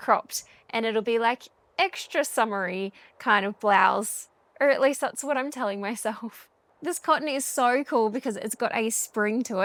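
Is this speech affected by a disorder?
No.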